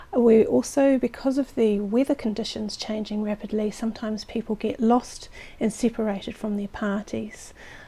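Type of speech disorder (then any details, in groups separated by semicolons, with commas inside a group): None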